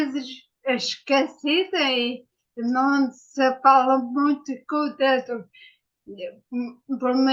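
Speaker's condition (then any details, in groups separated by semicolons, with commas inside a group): Ataxia; ataxia after brain injury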